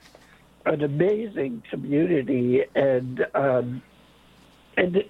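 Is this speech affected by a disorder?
Yes: late-onset Pompe disease; infusion treatment, over 250 infusions, service dog Coppola from Canine Companions, physical activity limited.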